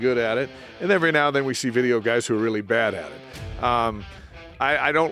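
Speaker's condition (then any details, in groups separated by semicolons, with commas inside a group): No condition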